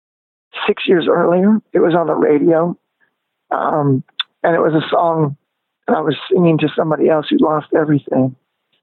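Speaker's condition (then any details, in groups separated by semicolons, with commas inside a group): Spasmodic dysphonia; voice lost power, progressively weaker, lost vocal control, range shrank high and low, lost singing ability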